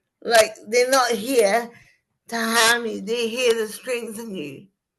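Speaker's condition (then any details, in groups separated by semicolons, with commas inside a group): Cerebral palsy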